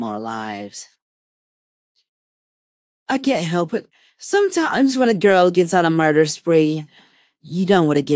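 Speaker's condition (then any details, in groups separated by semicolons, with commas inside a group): No condition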